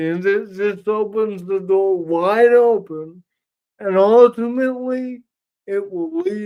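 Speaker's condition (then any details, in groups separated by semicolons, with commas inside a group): Cerebral palsy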